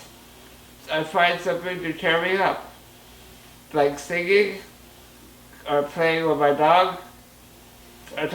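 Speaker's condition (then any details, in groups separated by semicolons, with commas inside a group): Muscular dystrophy, Duchenne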